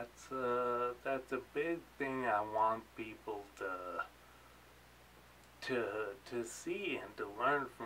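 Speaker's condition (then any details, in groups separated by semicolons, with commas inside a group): Ataxia; late onset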